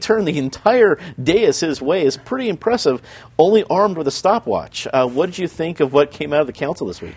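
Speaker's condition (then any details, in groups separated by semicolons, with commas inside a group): No condition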